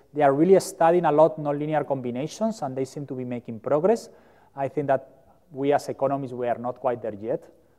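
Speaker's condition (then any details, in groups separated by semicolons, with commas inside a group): No condition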